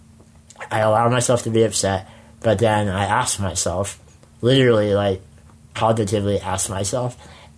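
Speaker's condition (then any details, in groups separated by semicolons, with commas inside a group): Spinal muscular atrophy; hands talking over to cousin mid-interview to give jaw a break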